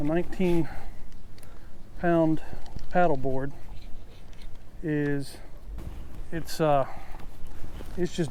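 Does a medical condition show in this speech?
No.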